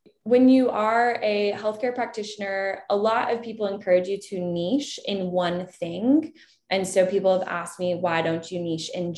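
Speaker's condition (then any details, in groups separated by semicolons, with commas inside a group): No condition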